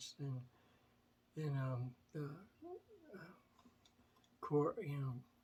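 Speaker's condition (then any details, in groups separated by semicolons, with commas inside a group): Myasthenia gravis; affects two fingers; few years since diagnosis, finger use regained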